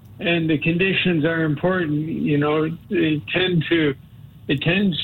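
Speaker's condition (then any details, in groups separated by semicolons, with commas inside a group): Parkinson's disease; underwent deep brain stimulation, heavy medication doses caused dyskinesia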